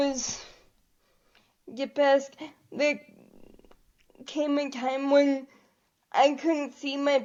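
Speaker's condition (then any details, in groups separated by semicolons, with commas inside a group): Cerebral palsy; able to articulate and speak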